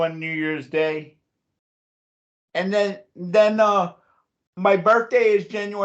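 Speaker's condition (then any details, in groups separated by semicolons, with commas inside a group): Cerebral palsy; chokes eating or drinking, very weak throat muscles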